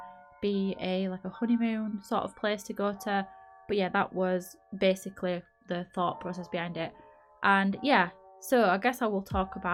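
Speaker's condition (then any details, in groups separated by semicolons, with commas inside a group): No condition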